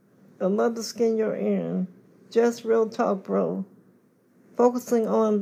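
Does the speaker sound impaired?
Yes: cerebral palsy; confined to wheelchair.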